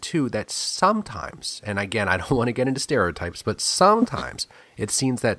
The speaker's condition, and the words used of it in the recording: No condition.